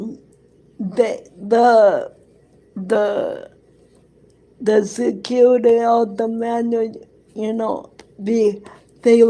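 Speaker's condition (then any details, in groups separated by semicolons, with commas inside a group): Cerebral palsy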